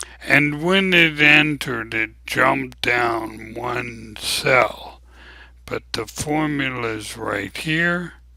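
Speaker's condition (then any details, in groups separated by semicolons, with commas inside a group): ALS; abnormally slow voice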